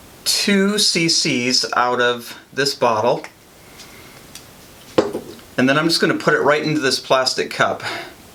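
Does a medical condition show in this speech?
No.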